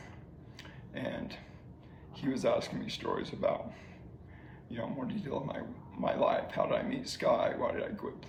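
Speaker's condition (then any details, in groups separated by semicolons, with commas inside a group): ALS; slowly progressing ALS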